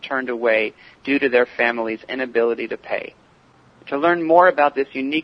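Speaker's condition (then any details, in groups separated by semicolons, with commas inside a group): No condition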